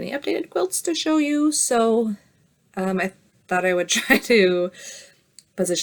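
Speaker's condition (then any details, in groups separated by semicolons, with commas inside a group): No condition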